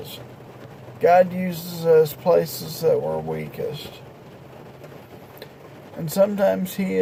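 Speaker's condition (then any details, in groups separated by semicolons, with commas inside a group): Multiple sclerosis; relapsing-remitting, now progressive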